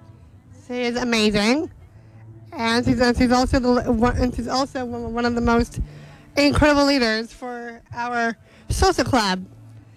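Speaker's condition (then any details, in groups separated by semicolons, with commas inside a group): Down syndrome; intellectual disability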